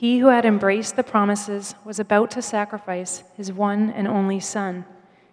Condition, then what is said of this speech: None; typical speech.